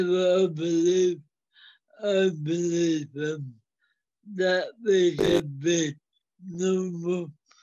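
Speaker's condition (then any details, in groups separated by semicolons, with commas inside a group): Cerebral palsy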